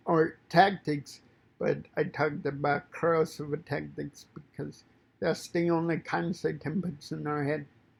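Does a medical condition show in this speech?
Yes: cerebral palsy; fine motor impairment.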